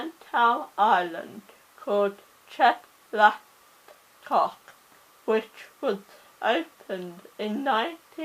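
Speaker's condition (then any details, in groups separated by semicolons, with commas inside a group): Cerebral palsy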